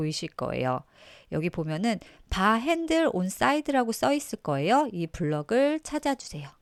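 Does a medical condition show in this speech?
No.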